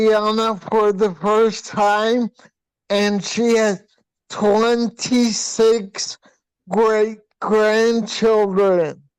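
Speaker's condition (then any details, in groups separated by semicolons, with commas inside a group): Hydrocephalus with shunt failure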